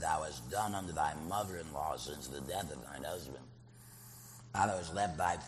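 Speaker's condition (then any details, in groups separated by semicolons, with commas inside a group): Laryngectomy; voice prosthesis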